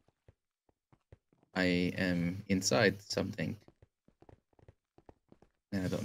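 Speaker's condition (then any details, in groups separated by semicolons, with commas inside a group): No condition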